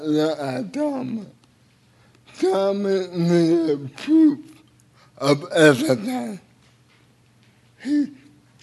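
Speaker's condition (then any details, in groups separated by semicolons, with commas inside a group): Cerebral palsy; speech a little unclear, a little difficult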